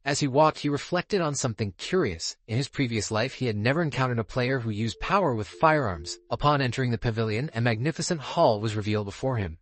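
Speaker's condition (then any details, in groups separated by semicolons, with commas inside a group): No condition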